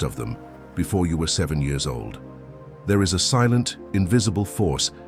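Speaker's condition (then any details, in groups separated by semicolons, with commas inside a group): No condition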